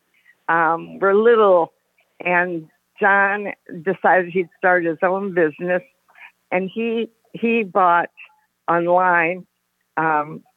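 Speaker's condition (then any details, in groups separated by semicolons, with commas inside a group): Parkinson's; recent onset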